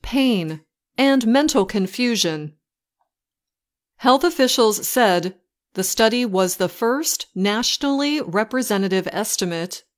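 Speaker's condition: No condition

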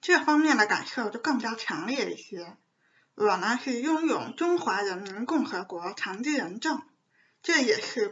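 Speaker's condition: Congenital severe deafness; hearing aids and cochlear implant, relies on visual communication

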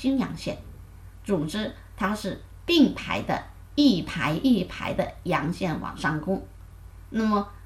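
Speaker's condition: No condition

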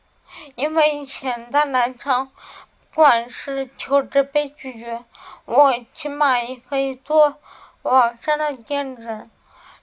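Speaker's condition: Cerebellar atrophy, hereditary; slurred

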